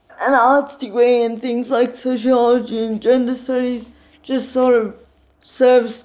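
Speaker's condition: Cerebral palsy; old wheelchair creaking and whirring audible in background

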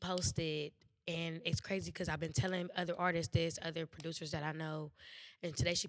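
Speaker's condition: No condition

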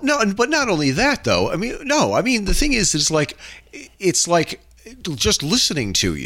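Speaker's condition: No condition

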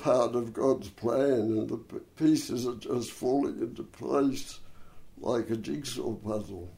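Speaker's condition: Dystonia and cerebral palsy; adult dystonia pulling neck backwards

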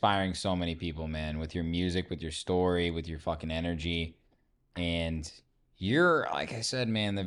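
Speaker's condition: No condition

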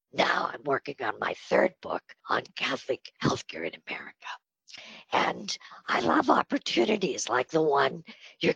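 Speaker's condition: Spasmodic dysphonia; breathy voice from Botox treatment, sounds like Marilyn Monroe

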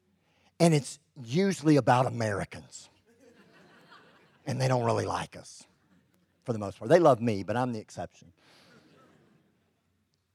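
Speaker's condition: Cleft lip and palate; congenital

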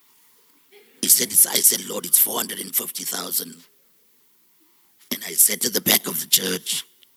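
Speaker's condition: Total laryngectomy; total laryngectomy for very rare deep laryngeal cancer, first in South Africa, breathes through neck; three years post-op, six operations in 18 months, surgeon Dr. Khalil Ismail, surgery four days post-diagnosis; relearned speech, formerly artificial robotic voice like Stephen Hawking, speaking about 18 months, self-described sexy voice

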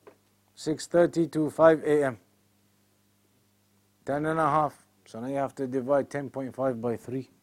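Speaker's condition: No condition

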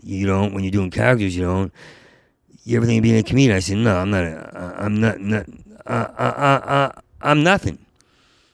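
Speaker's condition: Stuttering; long-standing stutter since college years, always stuttered in job interviews; still stutters in conversation; part-word and whole-word repetitions, fluent when telling stories, doing characters or imitating people; repeated words, blocks

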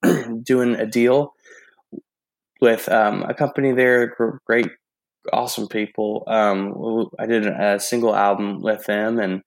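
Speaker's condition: Stutter; stutter since childhood, good days and bad days, long-standing insecurity about articulating, music and faith help; pretty good day at time of recording, only out 2 hours so far; hard to articulate as hoped, music the opposite of speaking; repeated sounds, prolonged sounds

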